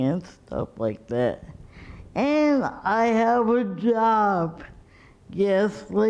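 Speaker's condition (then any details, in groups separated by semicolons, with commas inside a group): Cerebral palsy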